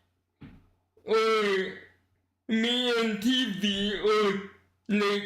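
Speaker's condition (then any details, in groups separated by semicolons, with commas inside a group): Cerebral palsy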